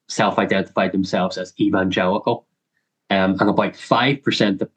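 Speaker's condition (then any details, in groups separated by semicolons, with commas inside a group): Cleft lip and palate; congenital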